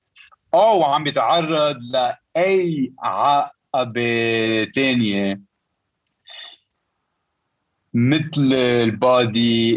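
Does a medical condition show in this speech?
Yes: stuttering; present since at least teenage years; stutter noticeable, joking about it helps listeners understand why speech sounds that way; here prolonged sounds, blocks.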